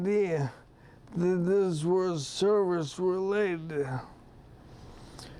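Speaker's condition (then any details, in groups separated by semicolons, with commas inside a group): ALS; wheelchair, cannot walk, no hand use, rapid progression; losing voice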